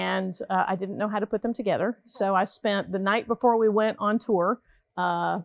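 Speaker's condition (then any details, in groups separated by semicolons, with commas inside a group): No condition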